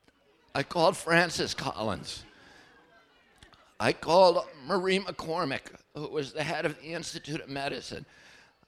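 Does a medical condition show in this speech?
Yes: spasmodic dystonia; voice trembles, formerly very strong voice, apologizes to audience for voice.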